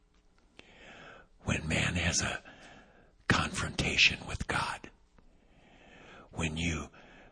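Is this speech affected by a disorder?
Yes: vocal cord paralysis, unilateral.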